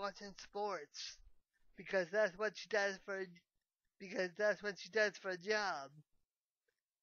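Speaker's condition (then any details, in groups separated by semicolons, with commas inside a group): Cerebral palsy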